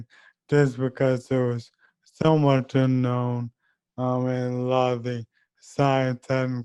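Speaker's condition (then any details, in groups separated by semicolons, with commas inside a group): ALS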